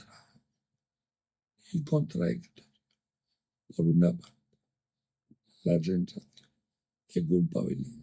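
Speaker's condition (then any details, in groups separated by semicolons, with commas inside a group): ALS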